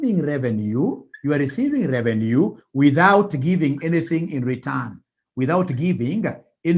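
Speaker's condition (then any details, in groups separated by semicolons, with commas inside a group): No condition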